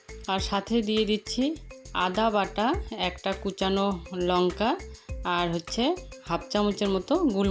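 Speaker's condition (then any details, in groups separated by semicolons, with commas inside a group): No condition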